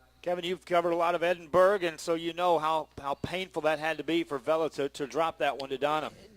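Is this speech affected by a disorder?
No.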